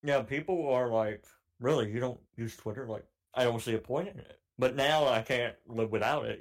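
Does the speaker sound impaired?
Yes: cleft palate; cleft palate since childhood.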